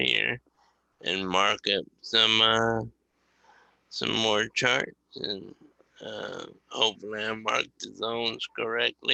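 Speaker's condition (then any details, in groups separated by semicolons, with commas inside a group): Cerebral palsy; wheelchair user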